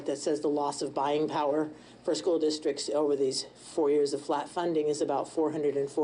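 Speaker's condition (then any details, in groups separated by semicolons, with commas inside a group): No condition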